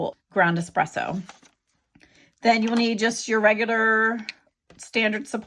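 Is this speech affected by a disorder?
No.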